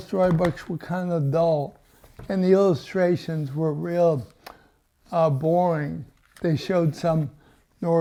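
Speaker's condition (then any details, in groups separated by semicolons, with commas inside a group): ALS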